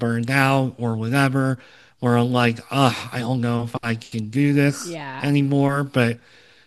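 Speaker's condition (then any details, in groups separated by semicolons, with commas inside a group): Cleft lip and palate, Opitz G/BBB syndrome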